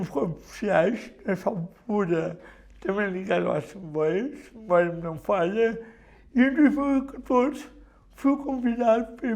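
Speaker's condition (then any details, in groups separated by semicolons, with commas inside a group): Cerebral palsy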